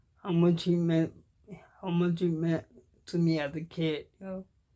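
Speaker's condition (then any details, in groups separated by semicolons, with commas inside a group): Cerebral palsy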